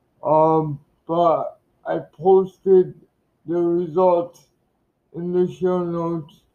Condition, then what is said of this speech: Cerebral palsy. I talk not normal. That's because I have CP, and that's why I don't talk normal.